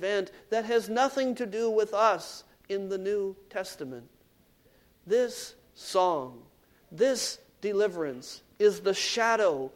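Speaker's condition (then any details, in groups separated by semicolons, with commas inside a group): No condition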